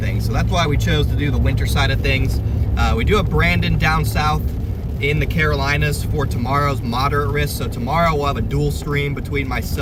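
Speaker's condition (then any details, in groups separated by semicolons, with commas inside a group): No condition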